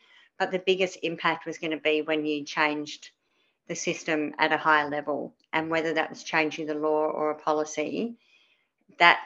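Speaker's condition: Cleft palate; many surgeries

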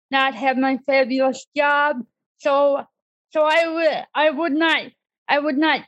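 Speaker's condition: Cerebral palsy; disability since childhood

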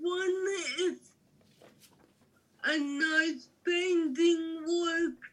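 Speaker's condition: Cerebral palsy; cerebral palsy from birth, mainly physical, uncontrollable muscle movements, wheelchair user

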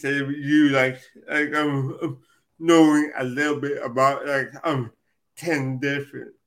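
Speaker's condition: Cerebral palsy; from birth

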